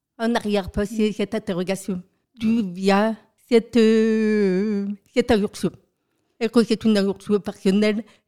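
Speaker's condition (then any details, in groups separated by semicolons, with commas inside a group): Profound deafness from birth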